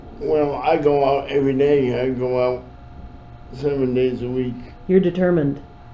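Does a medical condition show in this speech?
Yes: cerebral palsy; from birth, wheelchair user.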